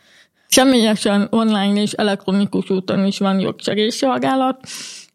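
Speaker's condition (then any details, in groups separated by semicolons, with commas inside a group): Hearing loss; communicates in spoken language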